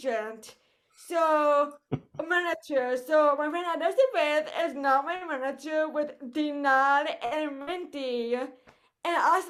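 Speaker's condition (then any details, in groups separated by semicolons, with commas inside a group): Cerebral palsy; voice affected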